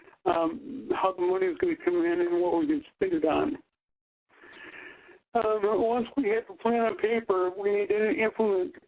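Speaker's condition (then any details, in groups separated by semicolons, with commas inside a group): Cerebral palsy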